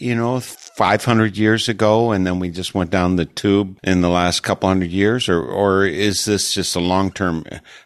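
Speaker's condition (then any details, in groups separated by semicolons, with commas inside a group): No condition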